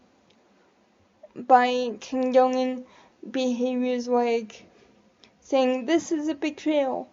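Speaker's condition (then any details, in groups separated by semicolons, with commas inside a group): Cerebral palsy; able to articulate and speak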